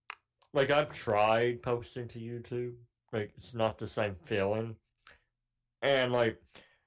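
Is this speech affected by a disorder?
Yes: cleft palate; cleft palate since childhood.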